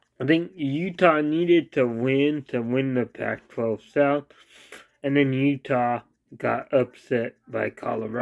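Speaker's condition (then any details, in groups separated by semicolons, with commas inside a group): Cerebral palsy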